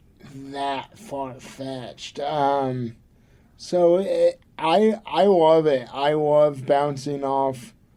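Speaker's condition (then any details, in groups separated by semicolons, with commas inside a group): Cerebral palsy; from birth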